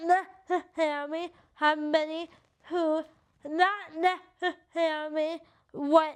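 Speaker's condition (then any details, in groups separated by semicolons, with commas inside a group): Cerebral palsy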